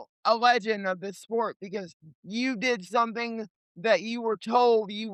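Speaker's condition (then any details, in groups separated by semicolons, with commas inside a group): Cerebral palsy; lifelong wheelchair user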